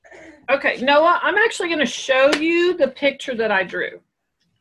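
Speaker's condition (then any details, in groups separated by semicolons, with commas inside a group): No condition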